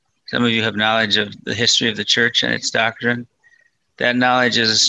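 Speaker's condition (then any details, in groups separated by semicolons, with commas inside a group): Parkinson's disease, mild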